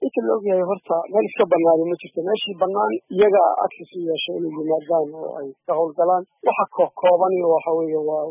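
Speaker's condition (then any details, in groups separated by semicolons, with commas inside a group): No condition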